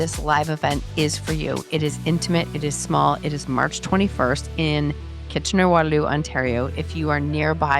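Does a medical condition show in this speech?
No.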